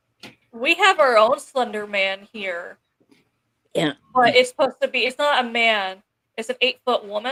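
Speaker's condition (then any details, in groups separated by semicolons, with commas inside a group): No condition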